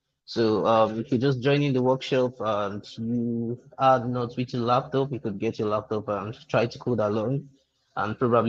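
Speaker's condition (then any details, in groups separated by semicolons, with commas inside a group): No condition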